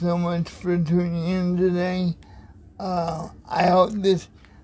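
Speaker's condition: Cerebral palsy

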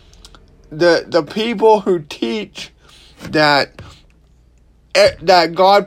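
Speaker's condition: Cerebral palsy; limps

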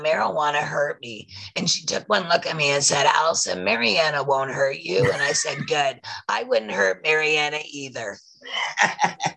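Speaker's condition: Voice loss after throat polyp; still recovering

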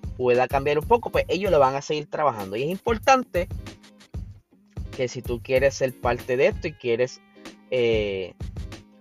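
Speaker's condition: No condition

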